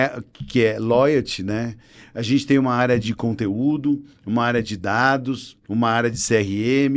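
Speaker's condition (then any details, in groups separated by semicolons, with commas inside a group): No condition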